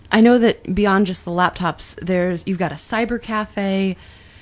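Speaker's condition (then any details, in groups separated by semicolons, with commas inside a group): No condition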